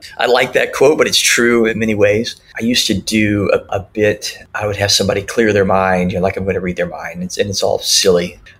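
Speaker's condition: Cleft lip and palate; speech classes in childhood

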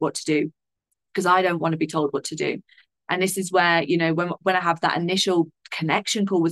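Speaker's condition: No condition

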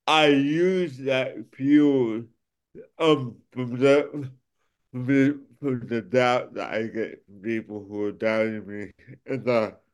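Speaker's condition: Cerebral palsy; affects speech and motor skills

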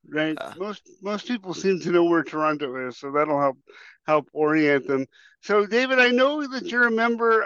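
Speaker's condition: Cerebral palsy; some 40 years ago

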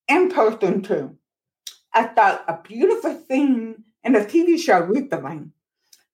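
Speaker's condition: Profoundly deaf, born profoundly deaf

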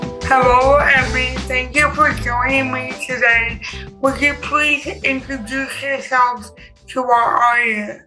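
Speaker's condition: Cerebral palsy; wheelchair user; impaired speech

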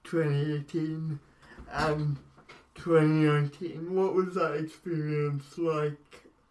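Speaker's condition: Cerebral palsy; brain damage at or around birth

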